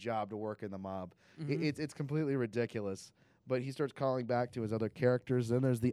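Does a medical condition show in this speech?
No.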